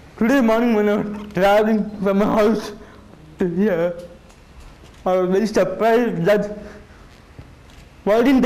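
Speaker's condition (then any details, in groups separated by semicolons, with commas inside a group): Cerebral palsy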